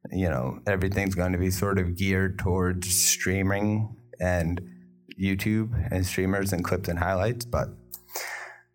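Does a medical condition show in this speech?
No.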